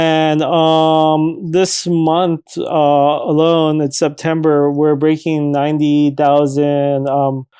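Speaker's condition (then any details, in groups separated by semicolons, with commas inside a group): No condition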